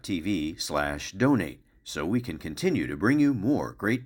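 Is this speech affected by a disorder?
No.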